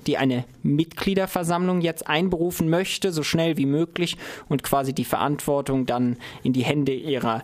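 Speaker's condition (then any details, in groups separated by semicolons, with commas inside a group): No condition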